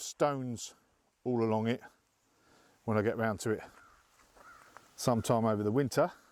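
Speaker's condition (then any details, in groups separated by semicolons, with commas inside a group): No condition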